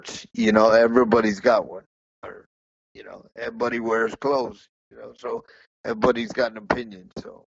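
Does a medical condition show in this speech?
Yes: cerebral palsy; diagnosed at age one and a half in New Jersey, delayed crawling, poor sitting balance; said to be able to speak, see and hear.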